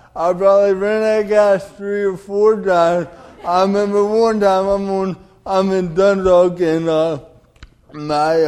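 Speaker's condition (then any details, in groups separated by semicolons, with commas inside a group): Cerebral palsy; cord around neck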